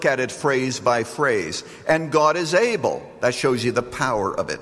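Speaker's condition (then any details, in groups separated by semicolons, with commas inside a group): No condition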